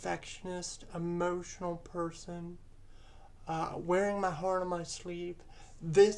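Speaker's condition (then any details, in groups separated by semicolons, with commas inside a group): Cerebral palsy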